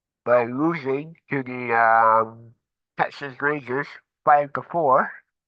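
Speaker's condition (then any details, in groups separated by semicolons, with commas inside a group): Cerebral palsy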